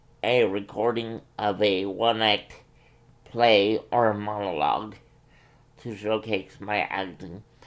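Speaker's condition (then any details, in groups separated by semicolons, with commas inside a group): Cerebral palsy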